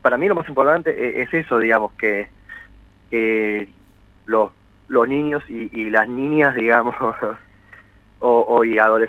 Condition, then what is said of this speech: Stuttering. Que no implica una limitación cognitiva ni nada, sino que solamente cuando ya hablamos no nos trabamos, pero no mucho más.